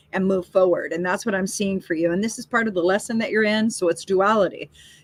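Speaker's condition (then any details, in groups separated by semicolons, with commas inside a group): No condition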